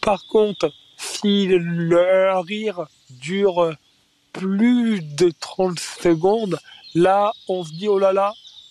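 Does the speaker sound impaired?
Yes: stuttering; described by himself as a speech disorder rather than a handicap; stumbles during stand-up set at Jamel Comedy Club, voice deliberately left unedited in broadcast; stumbles over words, audible stuttering, acknowledges stumbling on stage; here prolonged sounds.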